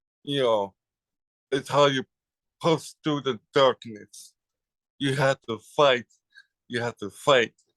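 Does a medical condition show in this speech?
Yes: cerebral palsy.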